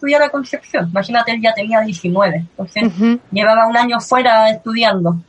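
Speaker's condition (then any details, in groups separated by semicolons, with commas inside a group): Cleft lip and palate; since early childhood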